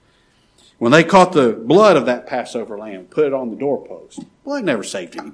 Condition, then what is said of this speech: None; typical speech.